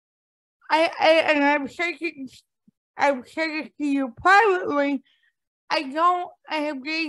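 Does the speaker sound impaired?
Yes: cerebral palsy; impaired speech.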